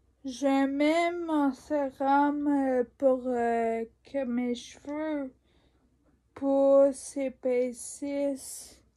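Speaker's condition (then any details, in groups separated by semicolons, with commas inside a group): Ataxia; degenerative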